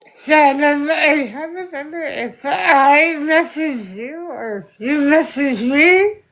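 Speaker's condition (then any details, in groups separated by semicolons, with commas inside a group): Spinal muscular atrophy type 2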